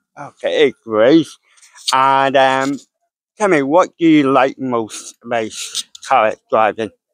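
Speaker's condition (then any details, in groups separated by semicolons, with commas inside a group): Cerebral palsy; mild, ataxic type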